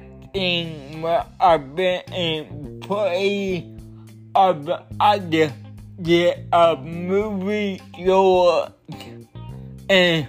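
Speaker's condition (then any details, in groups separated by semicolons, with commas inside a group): Cerebral palsy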